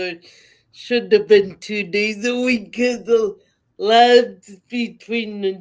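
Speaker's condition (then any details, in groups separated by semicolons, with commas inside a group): Cerebral palsy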